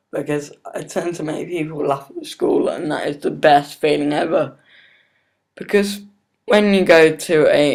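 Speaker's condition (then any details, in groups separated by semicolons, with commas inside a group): Cerebral palsy; not fully independent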